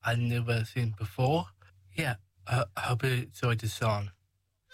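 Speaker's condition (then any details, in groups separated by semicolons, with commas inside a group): Down syndrome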